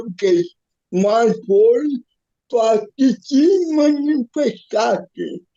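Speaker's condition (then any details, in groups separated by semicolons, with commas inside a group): Cerebral palsy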